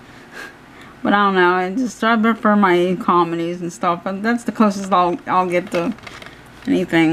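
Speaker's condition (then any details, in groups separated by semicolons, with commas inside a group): Cerebral palsy; hands affected, shaking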